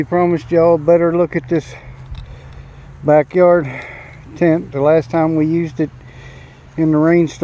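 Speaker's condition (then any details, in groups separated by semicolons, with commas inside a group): No condition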